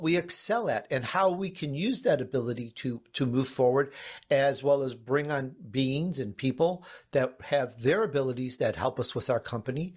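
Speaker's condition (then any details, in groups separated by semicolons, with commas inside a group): No condition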